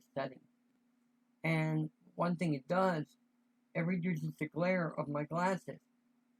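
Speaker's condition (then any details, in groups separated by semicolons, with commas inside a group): Cerebral palsy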